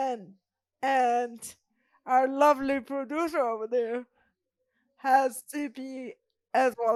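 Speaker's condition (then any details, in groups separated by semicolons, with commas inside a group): Cerebral palsy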